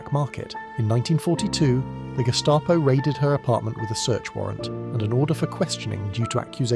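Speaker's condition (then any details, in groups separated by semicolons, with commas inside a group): No condition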